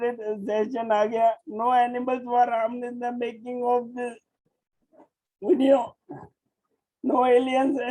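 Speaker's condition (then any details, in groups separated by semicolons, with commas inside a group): Motor neurone disease; voice strong and loud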